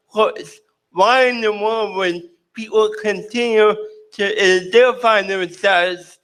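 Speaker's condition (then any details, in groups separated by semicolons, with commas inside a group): Cerebral palsy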